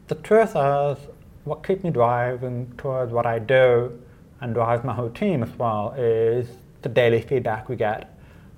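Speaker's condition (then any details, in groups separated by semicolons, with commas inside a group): Deafness; unable to make phone calls unaided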